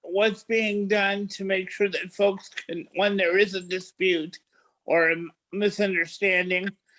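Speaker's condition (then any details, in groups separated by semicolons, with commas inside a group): Cerebral palsy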